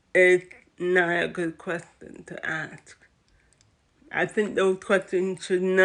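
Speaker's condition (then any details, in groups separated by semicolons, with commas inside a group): Cerebral palsy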